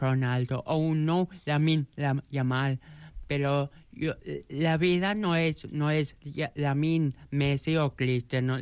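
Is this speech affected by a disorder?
Yes: Joubert syndrome; present from birth; age 29.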